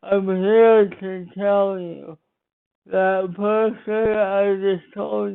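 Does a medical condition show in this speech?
Yes: speech impairment after birth surgery.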